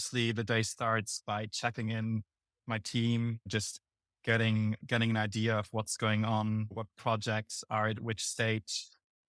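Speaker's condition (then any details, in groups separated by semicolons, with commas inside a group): No condition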